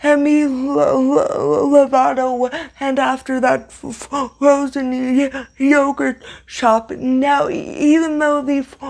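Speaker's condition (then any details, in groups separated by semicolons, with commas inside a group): Cerebral palsy, severe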